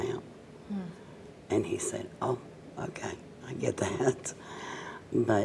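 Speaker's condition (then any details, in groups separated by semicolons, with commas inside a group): Cerebral palsy, mild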